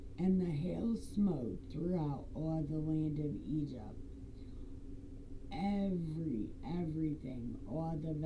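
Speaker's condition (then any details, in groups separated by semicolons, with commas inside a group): Brain injury; right side numb including tongue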